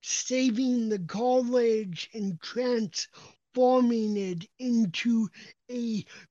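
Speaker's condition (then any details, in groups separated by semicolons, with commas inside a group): Cerebral palsy; calm voice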